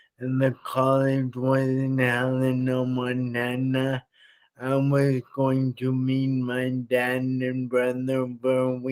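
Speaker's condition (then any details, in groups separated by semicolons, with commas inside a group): Traumatic brain injury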